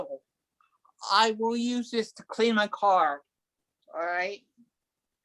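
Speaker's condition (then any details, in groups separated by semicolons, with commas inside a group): Cerebral palsy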